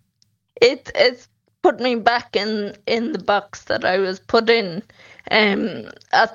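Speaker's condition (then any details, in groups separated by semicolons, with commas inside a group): Friedreich's ataxia; rare neurological disease, costly drug treatment not available in Ireland, NCPE found drug not cost effective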